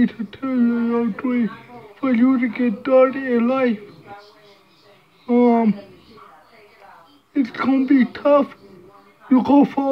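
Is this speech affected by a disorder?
Yes: cerebral palsy; speech hard to understand.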